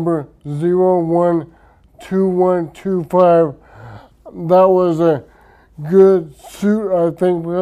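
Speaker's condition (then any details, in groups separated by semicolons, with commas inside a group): Traumatic brain injury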